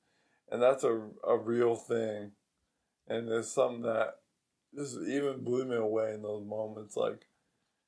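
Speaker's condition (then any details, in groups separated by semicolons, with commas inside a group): ALS; progressive weakness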